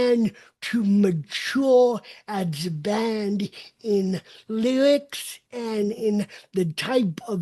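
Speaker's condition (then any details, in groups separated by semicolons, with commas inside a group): Cerebral palsy; uses walker and wheelchair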